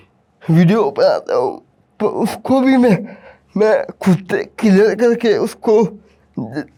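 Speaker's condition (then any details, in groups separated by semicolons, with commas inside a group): Cerebral palsy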